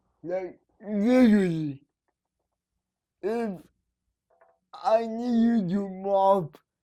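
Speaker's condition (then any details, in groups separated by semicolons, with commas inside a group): Cerebral palsy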